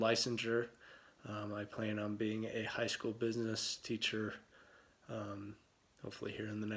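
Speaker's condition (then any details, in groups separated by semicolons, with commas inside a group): No condition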